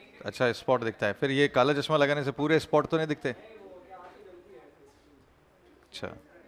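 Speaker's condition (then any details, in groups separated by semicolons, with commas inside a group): No condition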